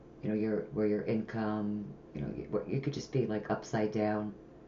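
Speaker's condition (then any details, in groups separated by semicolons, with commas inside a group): No condition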